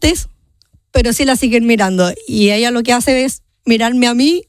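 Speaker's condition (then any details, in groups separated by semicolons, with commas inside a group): Down syndrome; genetic condition, present from birth; 30 years old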